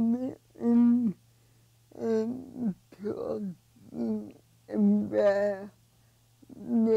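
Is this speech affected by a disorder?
Yes: cerebral palsy.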